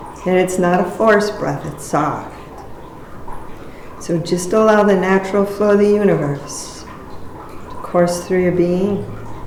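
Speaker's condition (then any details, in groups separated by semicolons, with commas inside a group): No condition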